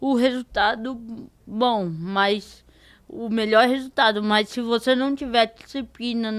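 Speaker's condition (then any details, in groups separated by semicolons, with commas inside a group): Cerebral palsy; diparetic form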